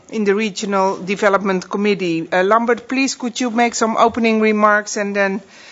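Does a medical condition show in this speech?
No.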